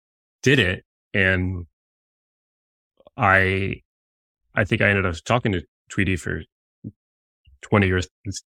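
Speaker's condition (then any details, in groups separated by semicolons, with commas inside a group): Stuttering; audible stuttering during interviews, noticed by listeners; repeated words, blocks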